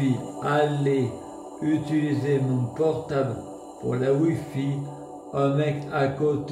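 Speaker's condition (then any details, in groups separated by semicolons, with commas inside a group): Multiple sclerosis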